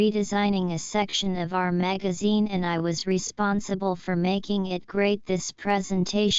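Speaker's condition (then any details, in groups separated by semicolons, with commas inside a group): No condition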